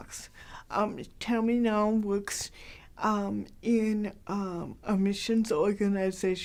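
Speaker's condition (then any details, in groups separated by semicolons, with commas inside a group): Cerebral palsy; very mild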